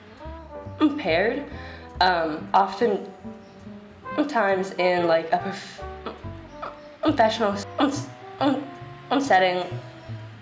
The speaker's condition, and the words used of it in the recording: Stuttering. To listeners who have never listened at length to someone with a stutter, it can take a while to adjust, so I encourage you to be patient.